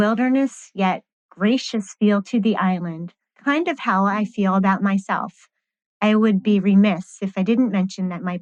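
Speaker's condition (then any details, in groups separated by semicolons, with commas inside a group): No condition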